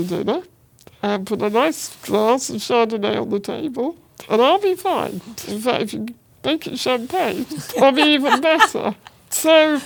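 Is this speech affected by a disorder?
Yes: spinal muscular atrophy.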